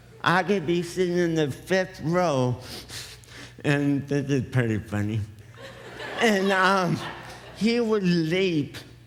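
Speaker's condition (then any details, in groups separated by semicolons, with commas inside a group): Cerebral palsy; affects speech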